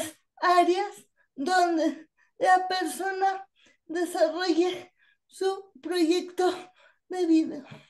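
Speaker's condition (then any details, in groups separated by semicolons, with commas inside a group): Cerebral palsy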